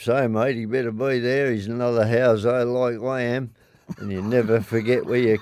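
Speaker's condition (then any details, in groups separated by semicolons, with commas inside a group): Motor neurone disease; diagnosed about a year ago, began with arm cramps then tingling up arm, progressive decline; living in aged care after going downhill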